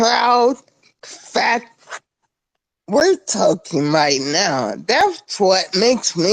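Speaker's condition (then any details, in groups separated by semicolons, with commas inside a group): Spinocerebellar ataxia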